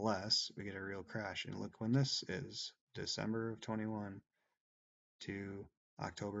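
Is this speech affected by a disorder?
No.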